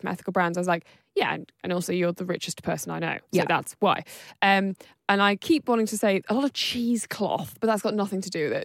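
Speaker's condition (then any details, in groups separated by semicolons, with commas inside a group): No condition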